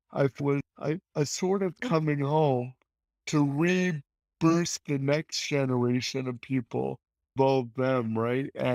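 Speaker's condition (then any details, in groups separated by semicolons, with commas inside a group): Cerebral palsy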